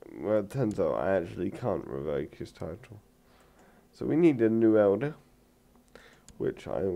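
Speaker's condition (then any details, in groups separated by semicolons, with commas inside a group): Cerebral palsy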